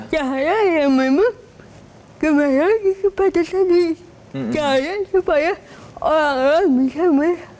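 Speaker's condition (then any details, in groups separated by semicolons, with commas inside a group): Cerebral palsy; walking relatively difficult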